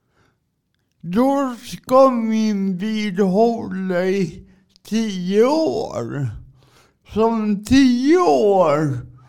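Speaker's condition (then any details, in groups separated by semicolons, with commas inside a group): Cerebral palsy; adaptation applied for via Försäkringskassan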